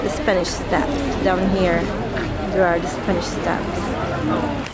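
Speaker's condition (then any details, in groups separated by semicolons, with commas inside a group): No condition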